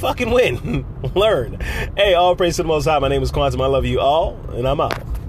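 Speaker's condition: No condition

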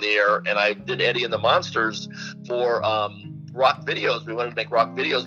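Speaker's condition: No condition

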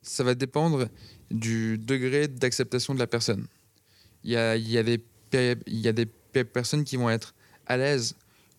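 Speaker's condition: Stuttering; severe blocking until end of high school and start of preparatory classes; ongoing stutter, still a challenge; formerly unable to say two words in a row, now frequent word repetitions and fillers; repeated sounds

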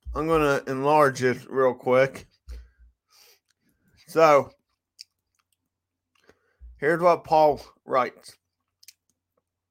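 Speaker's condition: Cerebral palsy; walks with a limp

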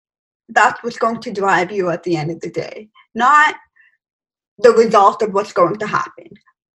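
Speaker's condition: Hearing loss with cochlear implant; congenital hearing loss, cochlear implant turned off to sleep, trouble with unfamiliar, male or fast voices on calls

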